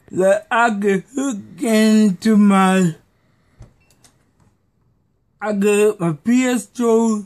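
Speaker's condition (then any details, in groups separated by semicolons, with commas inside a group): Cerebral palsy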